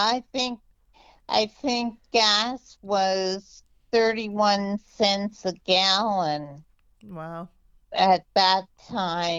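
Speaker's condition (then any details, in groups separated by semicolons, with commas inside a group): Multiple sclerosis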